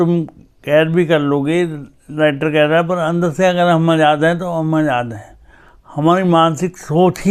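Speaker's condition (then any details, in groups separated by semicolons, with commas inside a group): Cerebral palsy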